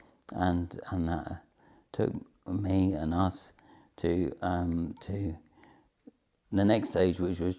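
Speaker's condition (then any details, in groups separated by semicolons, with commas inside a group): Motor neurone disease; uses wheelchair, extensive paralysis; bad breathing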